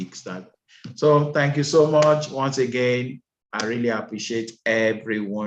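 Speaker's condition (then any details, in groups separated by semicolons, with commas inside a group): No condition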